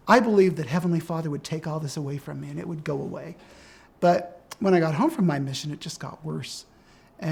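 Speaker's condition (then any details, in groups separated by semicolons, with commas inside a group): No condition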